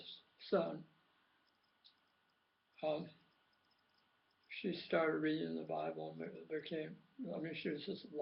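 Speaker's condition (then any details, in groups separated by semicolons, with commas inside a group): Tongue cancer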